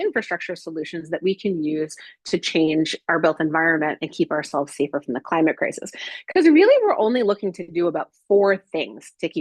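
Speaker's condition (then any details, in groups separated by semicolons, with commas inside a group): No condition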